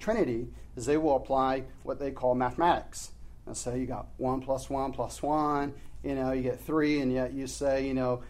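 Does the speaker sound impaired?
No.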